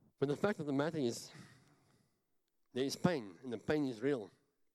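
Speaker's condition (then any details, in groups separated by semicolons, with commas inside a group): Cleft palate; talks funny, self-described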